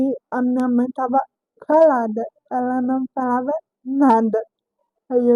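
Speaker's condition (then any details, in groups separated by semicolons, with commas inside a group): Cerebral palsy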